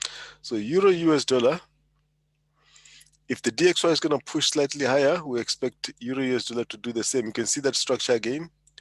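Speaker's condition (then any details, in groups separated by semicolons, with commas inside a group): No condition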